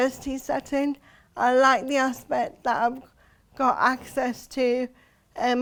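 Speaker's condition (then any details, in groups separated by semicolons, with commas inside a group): Cerebral palsy; since birth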